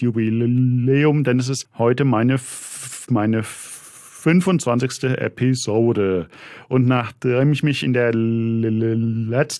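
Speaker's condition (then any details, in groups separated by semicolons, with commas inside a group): Stuttering; stuttering with blocks; block at recording start when saying he stutters; repeated words, prolonged sounds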